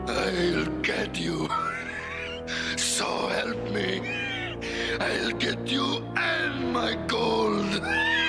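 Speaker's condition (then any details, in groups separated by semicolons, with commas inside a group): No condition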